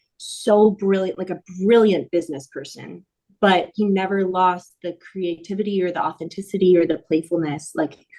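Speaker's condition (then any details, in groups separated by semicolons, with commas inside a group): No condition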